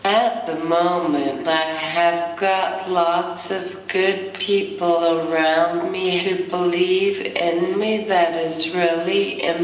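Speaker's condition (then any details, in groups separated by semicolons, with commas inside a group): Cerebral palsy; diagnosed at age one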